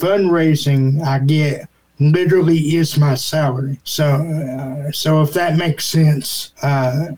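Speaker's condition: Cerebral palsy; needs ramps

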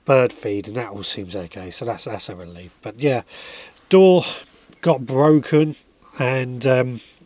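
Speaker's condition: No condition

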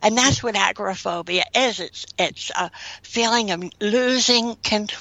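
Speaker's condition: Cleft lip and palate, severe

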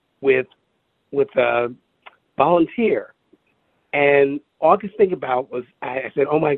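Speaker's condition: Aphasia; aphasia caused by stroke, sudden onset in adulthood, lost speech and words at onset; ongoing aphasia years after stroke; changed relationship to words, at onset intended words came out wrong, unintelligible to wife Carolyn

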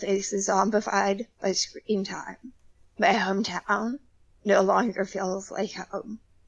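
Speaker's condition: Spasmodic dysphonia; may sound nervous

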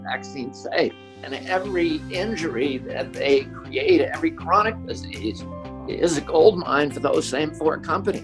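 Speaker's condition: Spasmodic dysphonia; not due to flu

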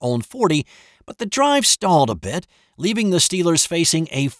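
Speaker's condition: No condition

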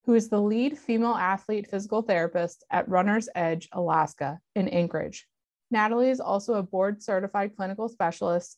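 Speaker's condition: No condition

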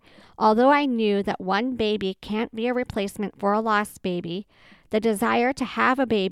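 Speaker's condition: Cleft palate with Pierre Robin, Pierre Robin sequence, no cleft lip; congenital Pierre Robin, cleft palate without lip, one-side enlarged tongue hemangioma, three palate surgeries incl. uvula attachment; palate closed, jaw improved expanders, Frankel, braces, scarred eardrums from four tube sets, constant ear ringing; childhood sound substitutions from open palate, speech therapy through 4th-5th grade, normal since surgery near twelve

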